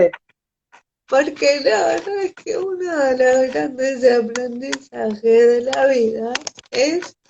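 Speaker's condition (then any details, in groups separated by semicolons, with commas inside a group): Cerebral palsy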